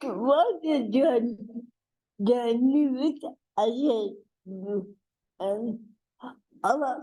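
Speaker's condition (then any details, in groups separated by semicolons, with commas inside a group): Cerebral palsy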